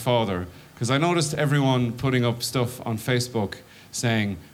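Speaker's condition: No condition

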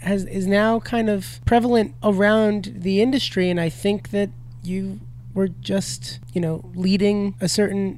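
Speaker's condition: No condition

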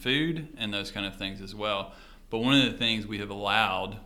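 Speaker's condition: No condition

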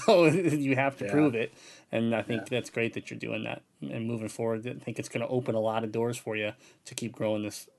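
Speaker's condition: Cleft palate; childhood surgeries at children's hospital

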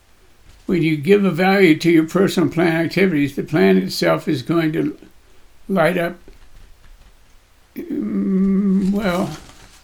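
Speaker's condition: Parkinson's disease; daily cardio and gym workouts

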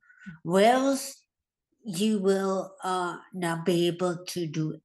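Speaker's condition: Hemorrhagic stroke; more than a year after stroke

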